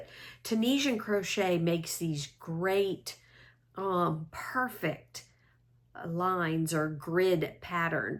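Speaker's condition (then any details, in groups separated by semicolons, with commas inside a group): No condition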